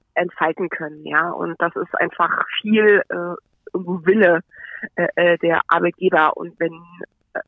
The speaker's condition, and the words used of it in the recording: Stuttering. Aber es gibt auch Momente, wo ich an meine Grenzen komme oder wo ich einfach merke, dass ich noch nicht so spreche, wie ich es eigentlich gerne hätte.